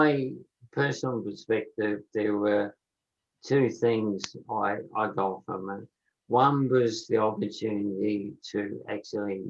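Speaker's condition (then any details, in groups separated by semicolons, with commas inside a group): Motor neurone disease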